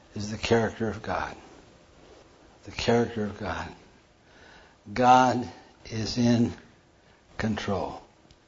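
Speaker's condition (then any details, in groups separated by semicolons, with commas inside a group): Parkinson's; hand tremor during talk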